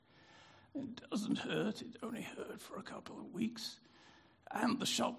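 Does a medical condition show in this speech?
Yes: spasmodic dysphonia; catch in voice, lost resonance, speaking hard, easier with use but tires, lost three-octave singing range.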